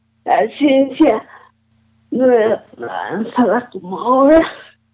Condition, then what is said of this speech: Cerebral palsy. Que afortunadamente me había afectado como tal todo el cuerpo, me había permitido caminar, hablar y demás.